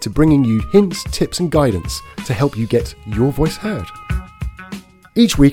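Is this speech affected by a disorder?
No.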